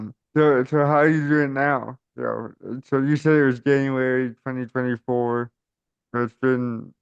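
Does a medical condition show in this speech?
Yes: cerebral palsy; caused by stroke at birth.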